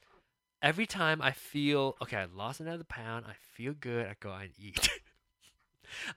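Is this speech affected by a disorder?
No.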